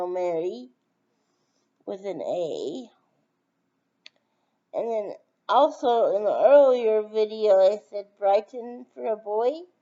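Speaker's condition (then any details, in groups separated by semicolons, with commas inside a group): Brain injury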